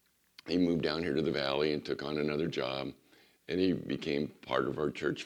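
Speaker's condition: Vocal cord surgery recovery; voice not ready for full message, doctor limits teaching to 10-15 minutes

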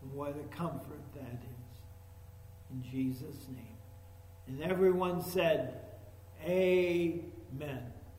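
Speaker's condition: ALS; only shallow breaths

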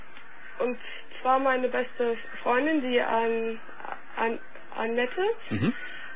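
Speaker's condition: Stuttering; onset primary school, outpatient speech therapist helped, worsened, one month Landesklinik Bonn, better since; stutters somewhat while speaking publicly on air; worse with mood, meeting new people, reading aloud before many people; repeated sounds, prolonged sounds

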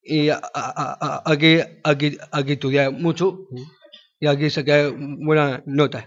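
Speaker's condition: Down syndrome; congenital, extra copy of chromosome 21, variable intellectual disability

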